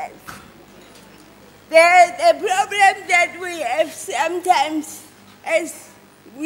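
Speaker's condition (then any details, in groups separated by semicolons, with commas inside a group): Cerebral palsy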